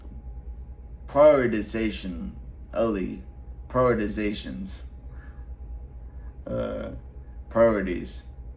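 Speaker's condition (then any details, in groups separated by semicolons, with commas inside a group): Traumatic brain injury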